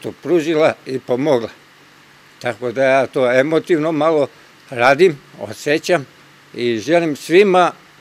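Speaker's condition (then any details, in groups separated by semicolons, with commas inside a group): No condition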